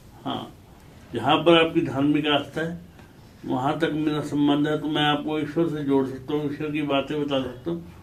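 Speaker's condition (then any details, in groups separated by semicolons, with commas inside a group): Cerebral palsy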